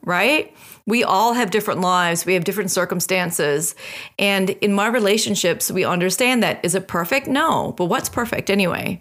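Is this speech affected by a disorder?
No.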